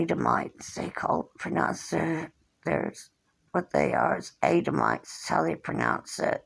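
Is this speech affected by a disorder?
Yes: cerebral palsy; since birth, hand tremors.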